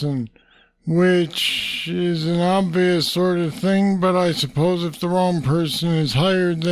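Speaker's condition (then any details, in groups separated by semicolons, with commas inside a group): Parkinson's disease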